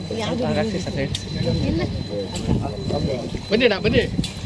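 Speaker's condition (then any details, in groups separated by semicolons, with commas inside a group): No condition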